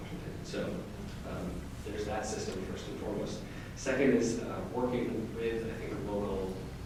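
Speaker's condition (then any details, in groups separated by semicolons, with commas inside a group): No condition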